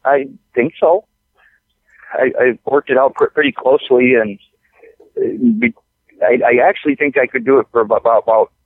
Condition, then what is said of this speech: Stuttering. Obviously stu- stu- stutter. That that's Part part of it.